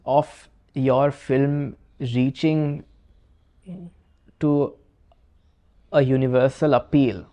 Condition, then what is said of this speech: Stuttering. And I also want to make sure that I stammer, but my films shouldn't stammer.